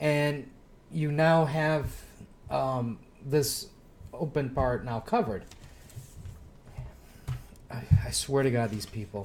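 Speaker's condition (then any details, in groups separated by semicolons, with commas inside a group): No condition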